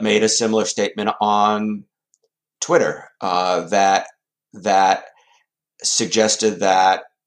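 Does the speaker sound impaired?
Yes: stuttering; stutter present since at least college, about 38 years ago, once chased fluency; here repeated words, prolonged sounds, blocks.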